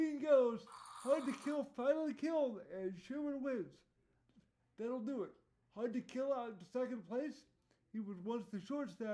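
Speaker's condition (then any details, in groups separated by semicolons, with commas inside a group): Cerebral palsy; voice tone sometimes odd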